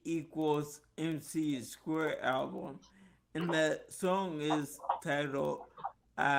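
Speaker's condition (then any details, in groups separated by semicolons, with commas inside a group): Multiple sclerosis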